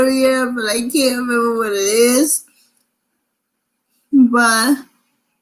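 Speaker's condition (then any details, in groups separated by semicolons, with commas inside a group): Cerebral palsy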